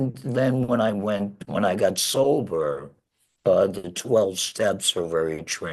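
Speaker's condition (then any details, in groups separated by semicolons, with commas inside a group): Laryngectomy; lost natural voice, talking hard, strains voice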